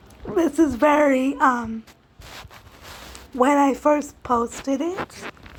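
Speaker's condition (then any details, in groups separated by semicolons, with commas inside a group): Cerebral palsy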